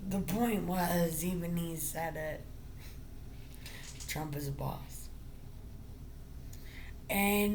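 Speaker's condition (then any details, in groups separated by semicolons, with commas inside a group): Brain injury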